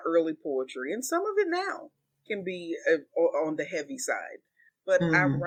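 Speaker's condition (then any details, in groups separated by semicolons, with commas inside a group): No condition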